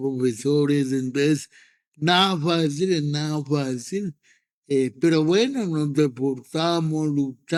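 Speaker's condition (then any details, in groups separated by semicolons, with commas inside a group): Cerebral palsy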